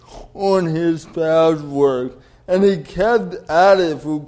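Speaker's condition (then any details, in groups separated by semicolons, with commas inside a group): Cerebral palsy; Kennedy Krieger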